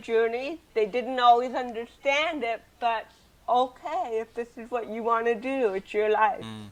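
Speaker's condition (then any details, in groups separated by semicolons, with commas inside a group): Cerebral palsy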